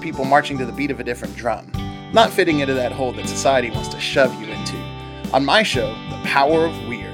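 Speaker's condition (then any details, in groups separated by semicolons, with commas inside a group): No condition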